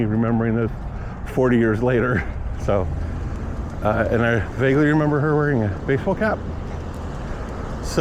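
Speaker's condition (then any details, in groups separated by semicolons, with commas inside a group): No condition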